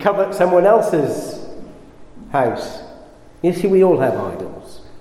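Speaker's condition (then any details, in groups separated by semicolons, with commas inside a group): No condition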